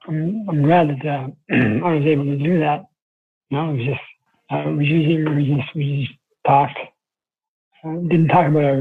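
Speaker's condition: Parkinson's disease; over a decade, brain stimulation surgery restored mobility, could not walk and used cane before; voice practice, regular exercise, memory issues, swallowing difficulty, learning to eat safely, mask hinders communication; weakened, fading, deteriorating voice, must learn to shout more, wife Kathy completes sentences when voice fades

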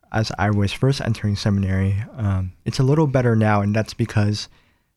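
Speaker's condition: Cleft palate; nose and lip

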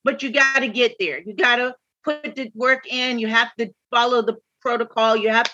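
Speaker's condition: No condition

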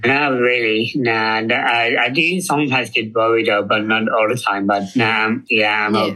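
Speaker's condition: Down syndrome; intellectual disability

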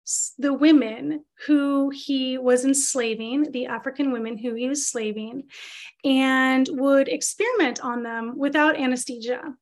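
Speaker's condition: No condition

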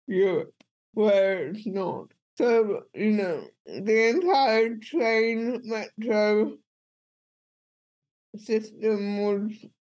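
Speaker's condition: Cerebral palsy; speech impediment

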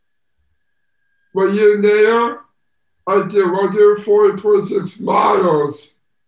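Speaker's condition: Down syndrome

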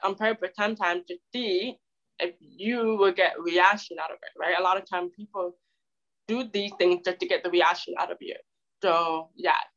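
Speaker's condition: Deafness; spoken speech surprises others

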